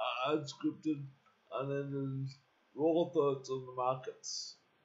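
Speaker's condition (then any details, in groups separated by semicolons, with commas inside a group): Cerebral palsy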